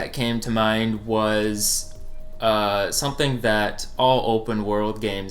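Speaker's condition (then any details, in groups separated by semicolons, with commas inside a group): No condition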